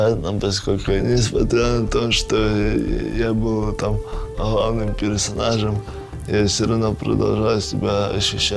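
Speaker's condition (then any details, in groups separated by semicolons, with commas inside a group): Cerebral palsy; affects movement coordination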